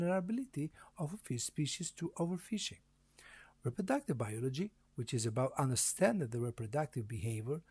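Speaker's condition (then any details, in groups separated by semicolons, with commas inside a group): No condition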